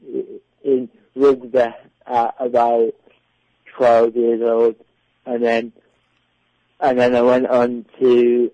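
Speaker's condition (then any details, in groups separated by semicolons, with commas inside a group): Cerebral palsy; back training straightened posture and shoulders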